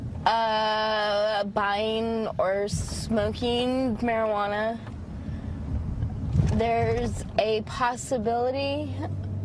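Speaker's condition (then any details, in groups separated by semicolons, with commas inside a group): Cerebral palsy, severe; since birth; self-treats with marijuana; severe stutter, marijuana eases tension and helps speech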